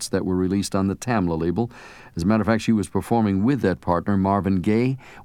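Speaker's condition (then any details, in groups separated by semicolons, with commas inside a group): No condition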